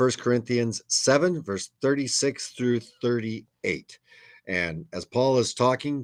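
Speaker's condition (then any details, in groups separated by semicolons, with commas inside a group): No condition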